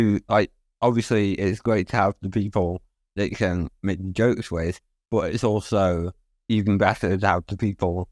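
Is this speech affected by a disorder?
Yes: spinal muscular atrophy.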